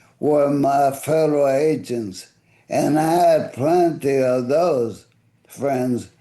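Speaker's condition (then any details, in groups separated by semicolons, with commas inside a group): ALS; voice affected and fading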